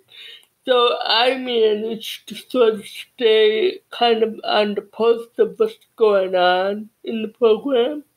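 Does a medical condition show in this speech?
Yes: cerebral palsy.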